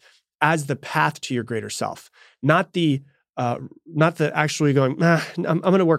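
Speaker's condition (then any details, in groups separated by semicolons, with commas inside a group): No condition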